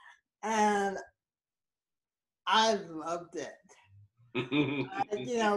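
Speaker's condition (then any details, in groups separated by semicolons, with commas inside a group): Cerebral palsy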